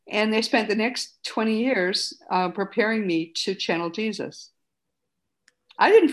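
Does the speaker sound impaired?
No.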